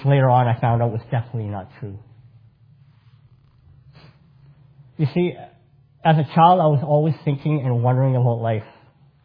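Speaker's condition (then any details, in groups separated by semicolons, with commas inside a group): Cleft palate; congenital cleft palate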